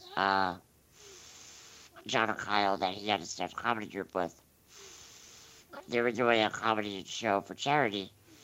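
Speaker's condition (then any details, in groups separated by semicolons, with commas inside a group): Muscular dystrophy; disability since childhood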